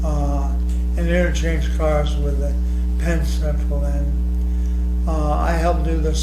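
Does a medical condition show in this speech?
Yes: ALS.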